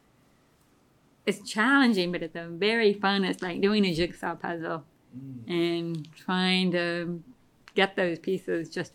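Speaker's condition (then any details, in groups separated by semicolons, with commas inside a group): Deafness; relies on hearing aids and lip reading, pretty bad tinnitus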